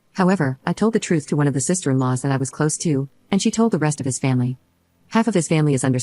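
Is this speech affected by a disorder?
No.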